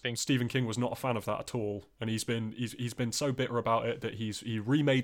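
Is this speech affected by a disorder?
No.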